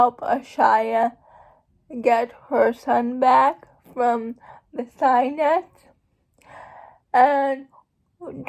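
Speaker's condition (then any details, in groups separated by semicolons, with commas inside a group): Cerebral palsy; uses wheelchair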